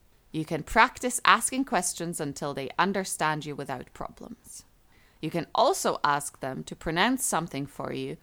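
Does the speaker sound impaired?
No.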